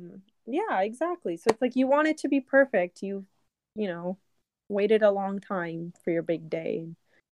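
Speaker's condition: No condition

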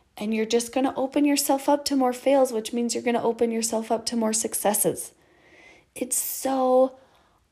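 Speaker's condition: No condition

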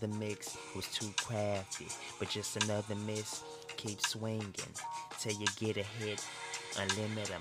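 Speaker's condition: No condition

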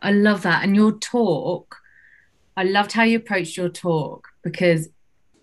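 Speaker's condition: No condition

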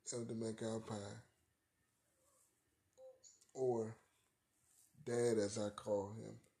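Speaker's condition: Cerebral palsy; arthritis

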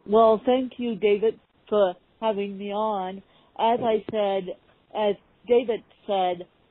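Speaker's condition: Ataxic spastic cerebral palsy; physical disability

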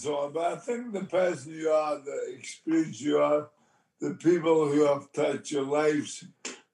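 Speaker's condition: Motor neurone disease; twitching

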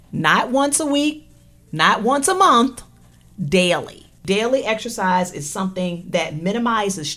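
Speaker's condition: No condition

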